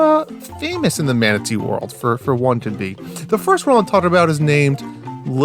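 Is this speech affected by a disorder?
No.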